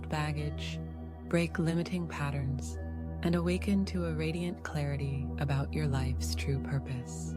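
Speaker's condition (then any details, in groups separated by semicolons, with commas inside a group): No condition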